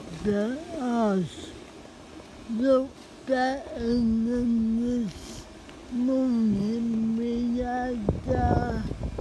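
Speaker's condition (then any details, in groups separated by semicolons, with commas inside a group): Cerebral palsy; spastic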